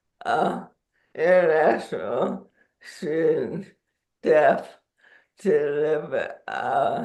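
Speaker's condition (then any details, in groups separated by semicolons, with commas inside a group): ALS; sometimes cannot speak, needs interpreter, breathing concerns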